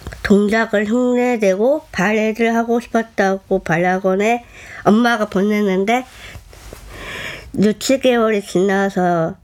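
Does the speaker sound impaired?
Yes: Down syndrome; pain in every joint, body shape change ended ballet; speaks very well, communicates smoothly, disability barely noticeable in conversation.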